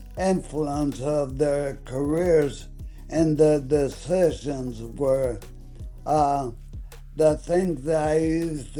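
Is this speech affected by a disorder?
Yes: ALS.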